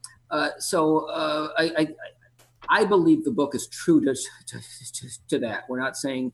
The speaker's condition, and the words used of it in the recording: Stuttering. I do a fair amount of public speaking, and At this point, I don't really think about stuttering that much when I do that.